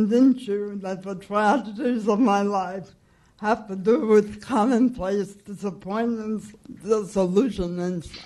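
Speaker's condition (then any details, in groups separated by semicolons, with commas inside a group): Cerebral palsy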